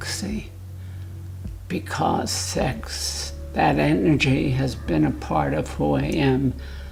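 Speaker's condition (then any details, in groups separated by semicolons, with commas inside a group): Essential tremor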